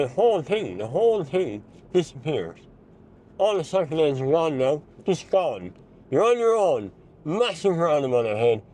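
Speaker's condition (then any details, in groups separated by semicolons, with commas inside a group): Mouth cancer; speech changed by cancer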